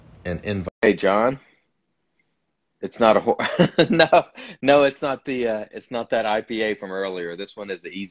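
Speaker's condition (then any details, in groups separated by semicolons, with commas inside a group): No condition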